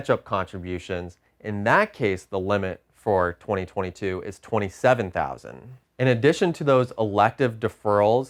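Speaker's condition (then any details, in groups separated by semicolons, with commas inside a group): No condition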